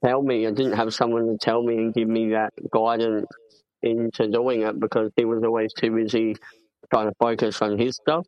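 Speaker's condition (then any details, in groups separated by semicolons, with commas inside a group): Cleft palate; congenital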